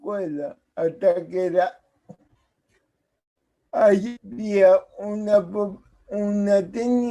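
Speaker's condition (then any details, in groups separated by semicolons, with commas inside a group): Cerebral palsy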